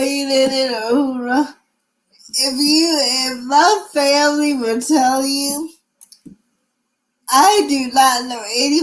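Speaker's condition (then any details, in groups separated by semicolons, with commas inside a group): Cerebral palsy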